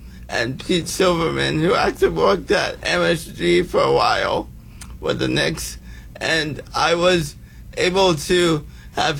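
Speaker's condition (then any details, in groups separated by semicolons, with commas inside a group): Cerebral palsy; congenital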